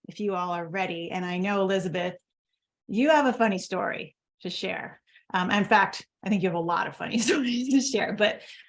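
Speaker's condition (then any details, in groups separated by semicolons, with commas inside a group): No condition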